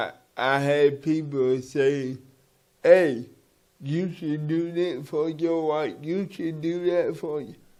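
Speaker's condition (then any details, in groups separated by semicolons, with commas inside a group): Cerebral palsy; from birth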